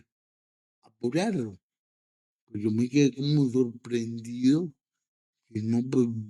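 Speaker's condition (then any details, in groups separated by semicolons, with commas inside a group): Cerebral palsy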